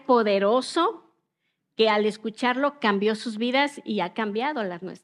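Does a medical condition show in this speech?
No.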